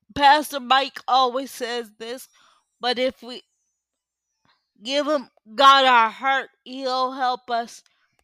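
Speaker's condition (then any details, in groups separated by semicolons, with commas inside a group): Cerebral palsy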